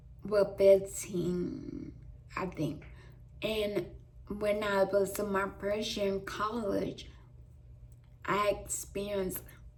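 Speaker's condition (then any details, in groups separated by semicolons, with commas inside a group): Traumatic brain injury; almost 10 years post injury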